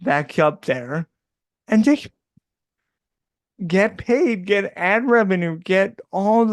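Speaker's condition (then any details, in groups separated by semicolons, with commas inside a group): Cerebral palsy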